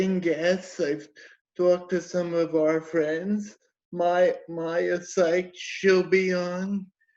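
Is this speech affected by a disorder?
Yes: cerebral palsy.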